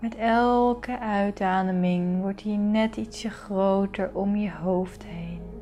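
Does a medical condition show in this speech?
No.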